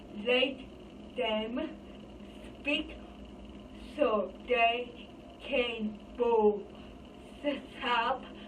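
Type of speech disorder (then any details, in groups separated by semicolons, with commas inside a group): Apraxia of speech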